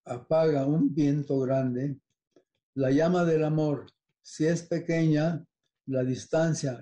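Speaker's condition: Parkinson's disease; no tremor, fairly controlled, sudden difficulty swallowing and salivating about four months ago

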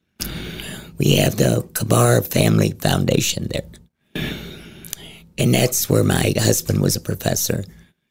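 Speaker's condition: Head and neck cancer, stage 4, into voice box

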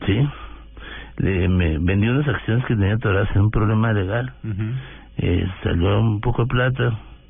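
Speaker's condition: Parkinson's disease; onset after returning to Bogotá, stooped hunched posture at times, loss of strength, weakness; neurologist care, walking, running and tennis exercise, felt stronger after two weeks; voice sometimes trembles, sometimes intelligible, sometimes not understood at all

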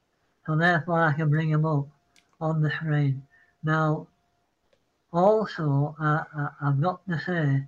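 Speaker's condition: Parkinson's; apologizes mid-sentence

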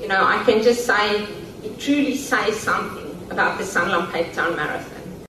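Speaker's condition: No condition

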